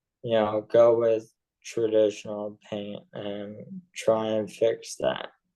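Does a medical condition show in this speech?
Yes: ALS.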